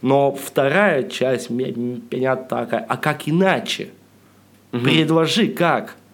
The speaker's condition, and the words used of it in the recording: Stuttering. Я сам бы вот с удовольствием бы просто изба- избавился, но не могу.